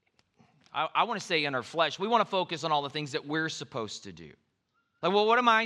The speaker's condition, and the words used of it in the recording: None; typical speech.